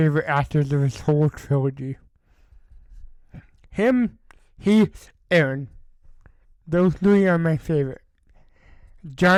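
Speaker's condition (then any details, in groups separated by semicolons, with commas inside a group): Cerebral palsy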